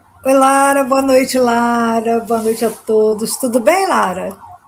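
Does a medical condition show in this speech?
No.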